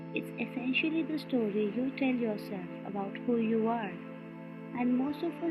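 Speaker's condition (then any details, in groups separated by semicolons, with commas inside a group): No condition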